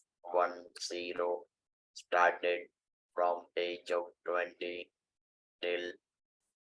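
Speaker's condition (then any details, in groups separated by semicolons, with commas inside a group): Stage IV larynx cancer; surgery cost natural voice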